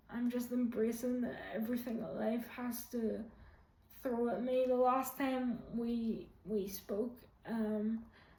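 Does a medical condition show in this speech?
Yes: quadriplegic cerebral palsy, severe.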